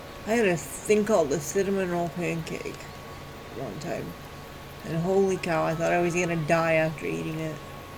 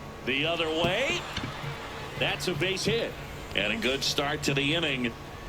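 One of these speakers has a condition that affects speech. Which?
The first: cerebral palsy.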